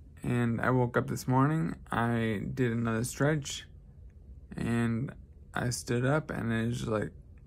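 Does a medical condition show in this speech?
Yes: traumatic brain injury.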